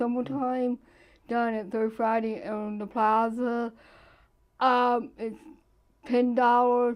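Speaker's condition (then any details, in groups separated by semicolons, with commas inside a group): Cerebral palsy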